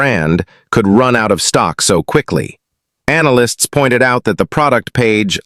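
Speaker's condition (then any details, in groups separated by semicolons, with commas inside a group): No condition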